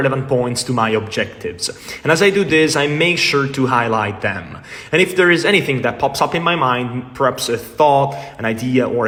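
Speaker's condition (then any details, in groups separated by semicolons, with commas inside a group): No condition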